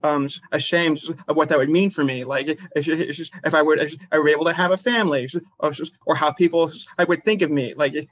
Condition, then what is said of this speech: Stuttering. As I speak with a stutter like this, I constantly have a stream of running words in my head, where if I anticipate a stutter or a silent block, I automatically have to think of a switch word I can use.